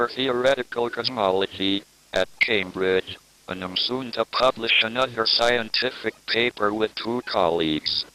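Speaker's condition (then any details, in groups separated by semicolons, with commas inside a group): MND, speech-generating device; wheelchair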